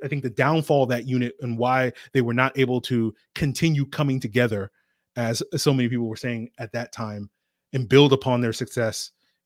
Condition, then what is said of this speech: No condition.